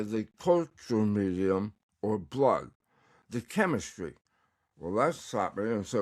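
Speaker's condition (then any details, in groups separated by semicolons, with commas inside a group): Tongue cancer; recovering, tongue exercises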